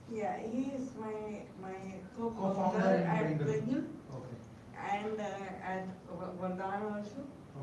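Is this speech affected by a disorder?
Yes: cerebral palsy; caused by encephalitis.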